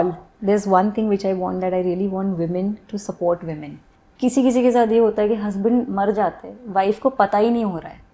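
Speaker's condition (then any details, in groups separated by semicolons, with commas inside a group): No condition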